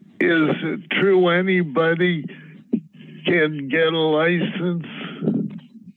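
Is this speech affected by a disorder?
Yes: Parkinson's disease; diagnosis led to medicinal cannabis use; medical cannabis for Parkinson's symptoms.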